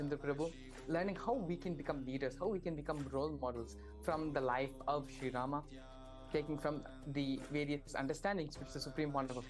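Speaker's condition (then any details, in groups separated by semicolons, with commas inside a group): No condition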